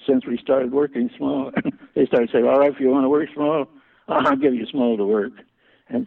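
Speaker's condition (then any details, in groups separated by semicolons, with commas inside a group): Parkinson's; symptoms began about 20 years ago, slowly progressive, out of business about 20 years; hand shakes, vision affected so cannot see anything, uses few brushes, broad watercolor washes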